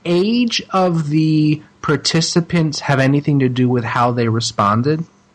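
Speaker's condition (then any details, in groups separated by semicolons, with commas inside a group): No condition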